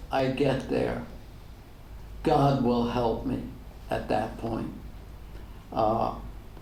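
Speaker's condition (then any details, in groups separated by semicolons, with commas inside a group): ALS; degenerative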